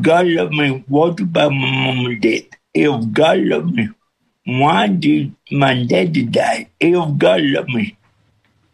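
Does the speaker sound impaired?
Yes: cerebral palsy with speech impediment; John Hayes feared nobody could understand.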